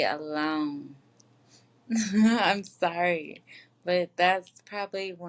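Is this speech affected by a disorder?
Yes: traumatic brain injury; accident, injury at age 24.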